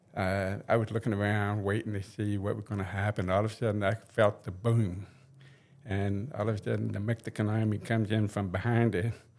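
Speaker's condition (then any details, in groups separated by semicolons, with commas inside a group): Hearing impairment; cochlear implant on left side received on 50th birthday; uses cochlear implant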